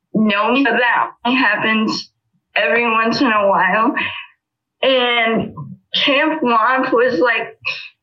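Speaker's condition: Spastic cerebral palsy; walker since age 3

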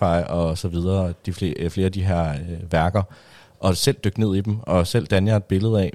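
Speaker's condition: No condition

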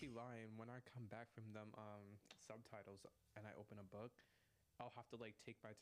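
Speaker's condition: No condition

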